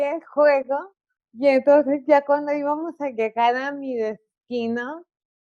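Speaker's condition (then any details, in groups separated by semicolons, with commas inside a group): Cerebral palsy; articulation affected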